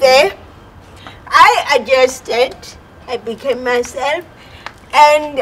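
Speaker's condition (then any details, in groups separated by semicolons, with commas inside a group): Cerebral palsy; speech impediment, understandable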